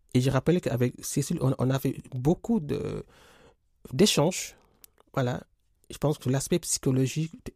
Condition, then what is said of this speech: Stuttering. Alors je suis professeur qui bégaye, chercheur aussi et voilà, je pense que...